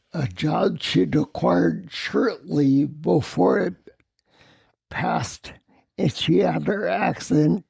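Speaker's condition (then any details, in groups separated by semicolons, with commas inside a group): Spinocerebellar ataxia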